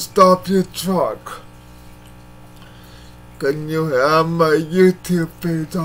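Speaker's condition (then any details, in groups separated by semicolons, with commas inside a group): Cerebral palsy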